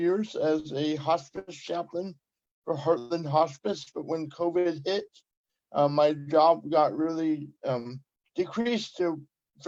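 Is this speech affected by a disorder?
Yes: cerebral palsy; from birth.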